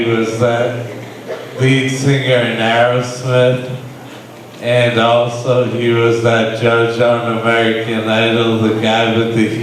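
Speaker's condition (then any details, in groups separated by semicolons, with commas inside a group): Brain injury; heroin overdose, impaired hand use; occupational, physical and speech therapy; breath runs short during sentences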